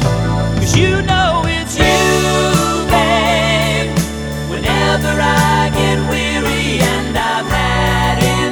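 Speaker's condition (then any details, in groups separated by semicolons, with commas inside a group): No condition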